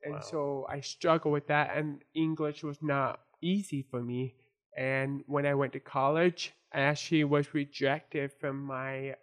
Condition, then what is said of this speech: Deafness. And I struggle with speech. I didn't speak my full sentence until I was 5.